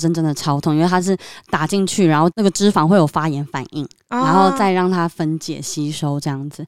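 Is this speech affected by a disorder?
Yes: submucous cleft palate; submucous cleft palate since childhood, former underbite, braces, insurance-covered orthognathic surgery advancing upper, retracting lower jaw; recent cough.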